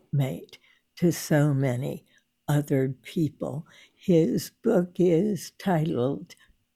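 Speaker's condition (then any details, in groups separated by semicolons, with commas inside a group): Spasmodic dysphonia; still receiving Botox injections into vocal cords about twice a year to keep voice going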